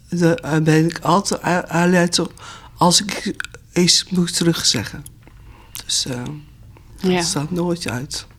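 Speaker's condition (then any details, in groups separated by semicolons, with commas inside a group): Primary progressive aphasia; needs extra time to speak, difficulty expressing what to say, struggles in unexpected situations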